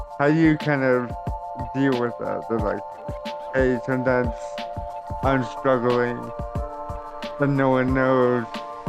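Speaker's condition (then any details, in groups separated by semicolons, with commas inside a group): Cerebral palsy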